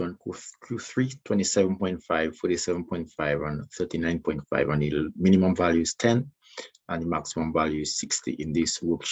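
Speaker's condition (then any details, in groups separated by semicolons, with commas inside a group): No condition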